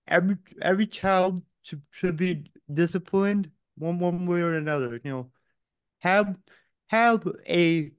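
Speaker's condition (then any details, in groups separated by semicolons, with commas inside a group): Cerebral palsy; physical challenges, mentally unaffected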